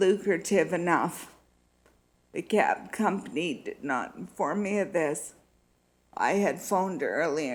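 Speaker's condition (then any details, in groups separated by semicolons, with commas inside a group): Multiple sclerosis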